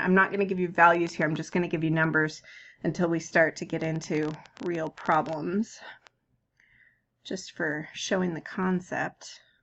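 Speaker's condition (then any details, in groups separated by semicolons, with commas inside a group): No condition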